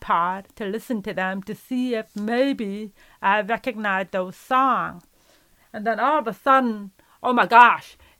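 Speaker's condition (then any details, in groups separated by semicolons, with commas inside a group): Profound deafness; profoundly deaf since earliest memory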